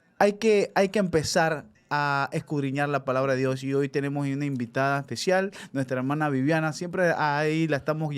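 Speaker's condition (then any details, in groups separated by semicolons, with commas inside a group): No condition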